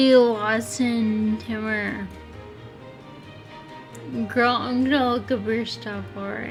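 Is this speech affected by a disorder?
Yes: Friedreich's ataxia.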